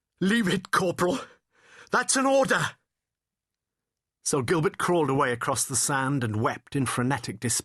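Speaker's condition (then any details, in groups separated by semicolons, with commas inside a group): No condition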